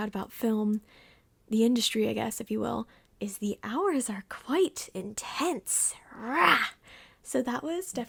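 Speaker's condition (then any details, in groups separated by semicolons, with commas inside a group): No condition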